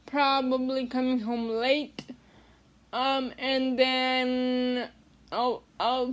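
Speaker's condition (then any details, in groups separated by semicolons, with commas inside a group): Cerebral palsy; spasticity, tight muscles such as hamstrings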